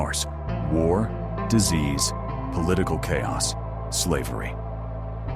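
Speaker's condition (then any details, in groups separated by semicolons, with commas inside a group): No condition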